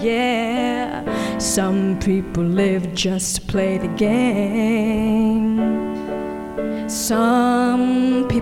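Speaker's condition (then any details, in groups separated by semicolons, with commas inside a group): No condition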